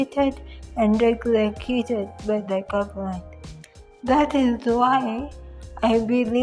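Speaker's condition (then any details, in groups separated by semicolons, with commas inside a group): Cerebral palsy; from birth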